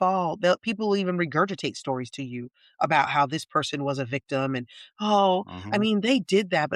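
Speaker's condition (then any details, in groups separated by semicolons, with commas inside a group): No condition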